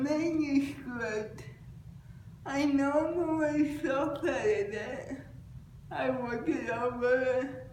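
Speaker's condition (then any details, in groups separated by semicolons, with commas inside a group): Cerebral palsy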